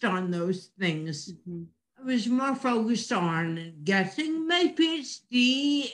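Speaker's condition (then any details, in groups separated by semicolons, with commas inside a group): Dysarthria after stroke; stroke at age 50, double vision then collapse, tracheotomy, feeding tube, could not walk, swallow or eat; about 5 years post stroke, speech therapy with Claire, students Keziah and Emily, yoga, singing lessons; could not talk at first, letter board, possibly aphasic, dysarthria remains, much improved, diaphragmatic breathing, over-articulation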